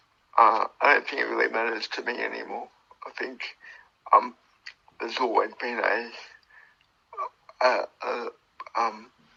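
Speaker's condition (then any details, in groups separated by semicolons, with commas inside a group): Cerebral palsy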